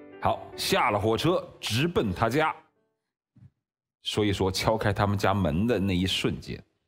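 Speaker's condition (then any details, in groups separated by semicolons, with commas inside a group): No condition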